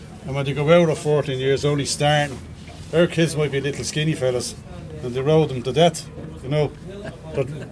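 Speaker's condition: No condition

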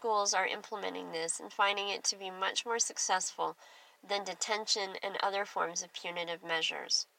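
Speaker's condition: Cleft lip and palate; clear speech

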